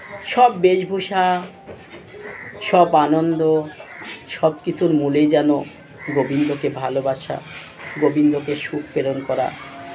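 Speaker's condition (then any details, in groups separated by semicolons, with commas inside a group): No condition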